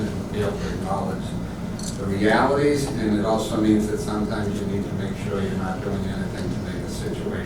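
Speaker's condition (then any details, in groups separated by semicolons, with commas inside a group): No condition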